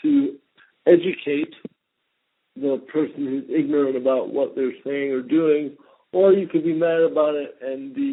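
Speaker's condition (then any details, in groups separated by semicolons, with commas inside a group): Cerebral palsy; present since birth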